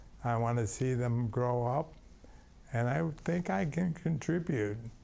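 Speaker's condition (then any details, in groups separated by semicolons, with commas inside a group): ALS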